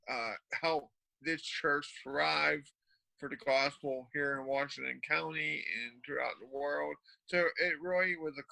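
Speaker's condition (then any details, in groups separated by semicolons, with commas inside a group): Cerebral palsy; from birth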